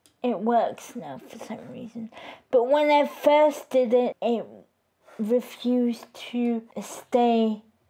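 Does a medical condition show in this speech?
Yes: cerebral palsy.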